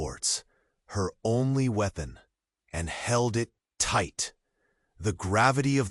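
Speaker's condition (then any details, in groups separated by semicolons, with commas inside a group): No condition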